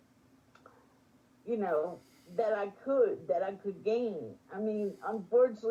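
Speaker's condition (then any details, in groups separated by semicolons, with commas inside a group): Spastic quadriplegic cerebral palsy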